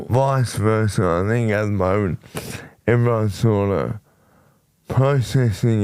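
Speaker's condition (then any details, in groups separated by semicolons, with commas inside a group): Motor neurone disease; voice became very nasal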